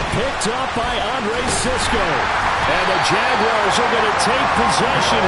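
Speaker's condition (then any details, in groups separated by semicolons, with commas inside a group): No condition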